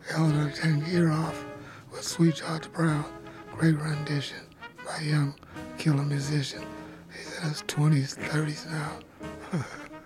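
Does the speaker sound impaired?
Yes: dysphonia; dysphonia most of adult life, big hole in throat; recently diagnosed by specialists at Wash U in St. Louis, scary voice trouble past 24 months; voice gets quieter the more spoken, voice drops off, hard to hear.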